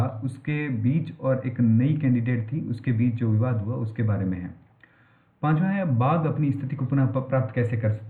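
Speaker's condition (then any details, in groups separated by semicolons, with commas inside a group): No condition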